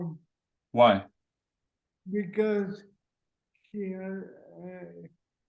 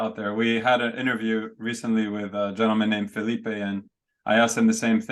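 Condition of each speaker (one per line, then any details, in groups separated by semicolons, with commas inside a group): Cerebral palsy
No condition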